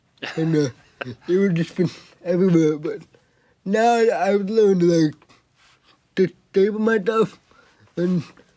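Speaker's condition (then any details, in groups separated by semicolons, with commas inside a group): Cerebral palsy; motor disability affecting body control; strength training, previously very weak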